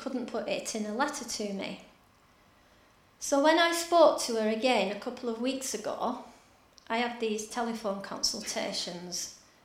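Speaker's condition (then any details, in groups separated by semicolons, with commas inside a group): No condition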